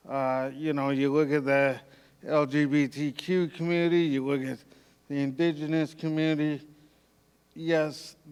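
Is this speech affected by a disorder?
Yes: cerebral palsy.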